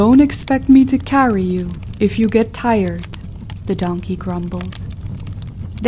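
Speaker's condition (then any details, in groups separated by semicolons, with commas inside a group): No condition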